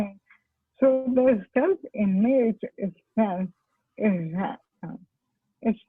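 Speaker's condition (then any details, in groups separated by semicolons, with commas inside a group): ALS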